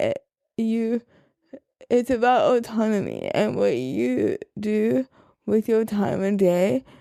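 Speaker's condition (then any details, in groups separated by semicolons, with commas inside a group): Cerebral palsy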